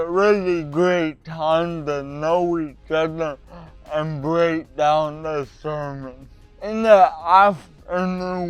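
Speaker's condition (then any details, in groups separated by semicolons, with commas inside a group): Cerebral palsy; voice often not understood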